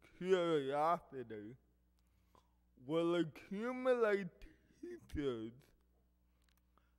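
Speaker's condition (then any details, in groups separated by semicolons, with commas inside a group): Cerebral palsy; speech affected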